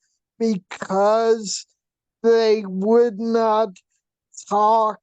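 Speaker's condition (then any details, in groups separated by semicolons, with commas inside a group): Vp shunt failure, brain pressure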